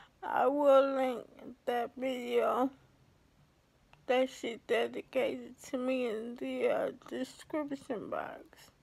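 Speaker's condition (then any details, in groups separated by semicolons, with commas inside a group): ALS; affects hands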